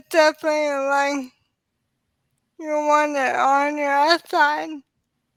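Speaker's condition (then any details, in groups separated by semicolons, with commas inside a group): ALS; diagnosed in early 30s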